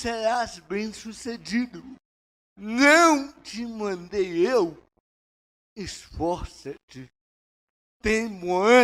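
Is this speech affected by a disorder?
Yes: cerebral palsy; no speech as child.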